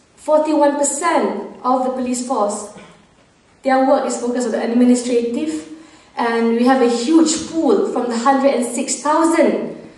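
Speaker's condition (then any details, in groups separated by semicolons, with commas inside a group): No condition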